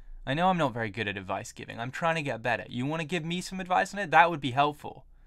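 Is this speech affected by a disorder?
No.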